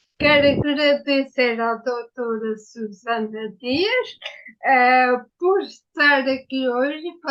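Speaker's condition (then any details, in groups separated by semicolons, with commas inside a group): Ataxia after brain injury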